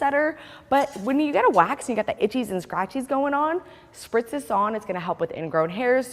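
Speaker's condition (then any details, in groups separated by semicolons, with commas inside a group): No condition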